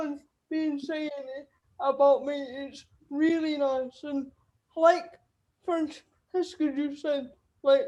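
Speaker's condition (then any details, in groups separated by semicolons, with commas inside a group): Cerebral palsy; wheelchair user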